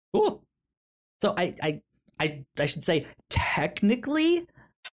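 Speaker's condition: Stutter; stutter since childhood, cause unknown, explained as brain moving faster than mouth, speech therapy in elementary school; stutters when talking; repeated words, prolonged sounds

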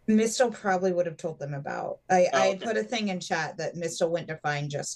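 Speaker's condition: No condition

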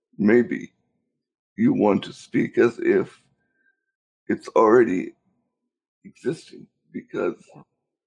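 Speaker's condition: Cerebral palsy; cerebral palsy since birth

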